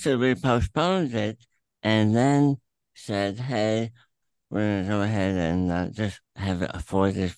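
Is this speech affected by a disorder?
Yes: throat cancer; throat cancer three times, radiation with molded mask, chemo, checkups at Erlanger Medical Center Chattanooga; stage 4, terminal, tumor through tongue attached to epiglottis, inoperable, Emory Proton Center therapy not working; voice affected by cancer, eating issues from tongue tumor, still talks at length.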